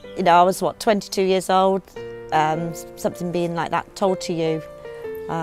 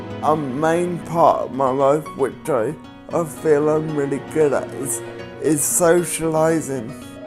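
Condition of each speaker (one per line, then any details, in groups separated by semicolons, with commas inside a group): No condition
Cerebral palsy; present since infancy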